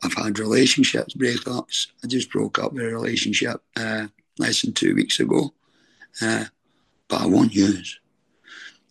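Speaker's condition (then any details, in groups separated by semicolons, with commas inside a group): Throat cancer treatment effects, stage 4 throat cancer; neck nerves repaired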